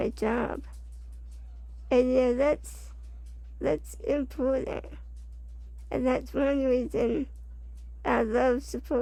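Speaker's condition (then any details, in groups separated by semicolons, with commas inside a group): Spinal muscular atrophy type 2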